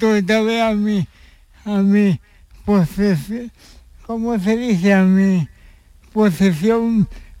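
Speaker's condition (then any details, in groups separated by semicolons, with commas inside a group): Cerebral palsy; since birth, needs extra support for daily living activities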